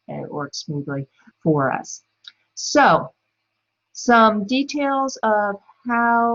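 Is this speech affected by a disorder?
No.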